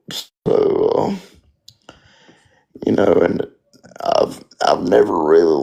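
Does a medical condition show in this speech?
Yes: spastic quadriplegic cerebral palsy.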